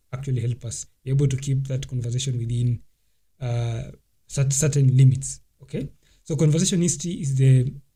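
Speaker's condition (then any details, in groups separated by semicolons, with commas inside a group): No condition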